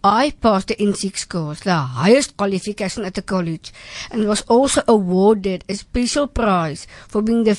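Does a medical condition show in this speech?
Yes: Down syndrome; trisomy 21, present from birth in Bloemfontein, no speech therapy or physiotherapy in infancy, stimulated by mother; adult, about 35 years since birth.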